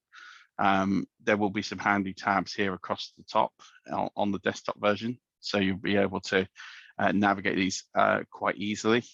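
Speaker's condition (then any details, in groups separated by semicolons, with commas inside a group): No condition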